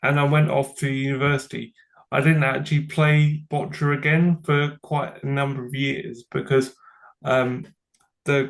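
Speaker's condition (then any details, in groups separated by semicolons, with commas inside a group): Cerebral palsy; from birth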